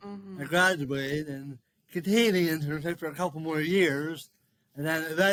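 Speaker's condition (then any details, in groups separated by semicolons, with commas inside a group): Cerebral palsy; all four limbs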